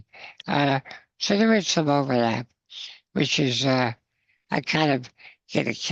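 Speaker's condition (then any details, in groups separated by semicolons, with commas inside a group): Spinal muscular atrophy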